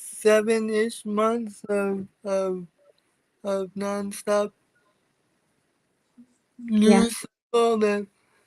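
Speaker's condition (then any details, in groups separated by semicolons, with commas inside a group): Cerebral palsy; from birth, wheelchair user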